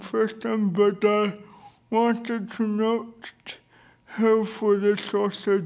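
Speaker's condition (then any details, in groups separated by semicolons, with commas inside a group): Cerebral palsy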